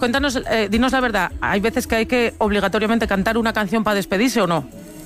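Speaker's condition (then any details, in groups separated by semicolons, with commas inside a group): No condition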